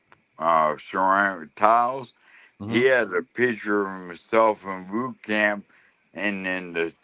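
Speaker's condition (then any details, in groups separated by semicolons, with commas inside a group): Lou Gehrig's disease (ALS)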